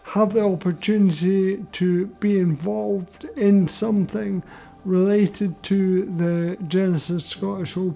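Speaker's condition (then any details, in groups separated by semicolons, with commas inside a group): Motor neurone disease; progressive gradual decline, about a year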